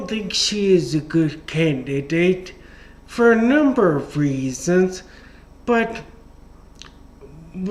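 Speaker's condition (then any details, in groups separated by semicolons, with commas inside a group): Traumatic brain injury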